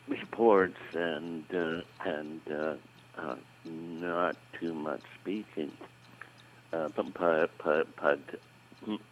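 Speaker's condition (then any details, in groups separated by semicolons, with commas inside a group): Stuttering; stuttering since grade one or two, lifelong, now about 70; still stutters, takes phone calls about stuttering, makes many personal calls; stutters openly, accepts stuttering as part of self; repeated sounds, blocks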